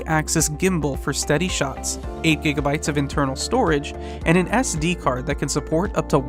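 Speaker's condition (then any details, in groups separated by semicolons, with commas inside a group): No condition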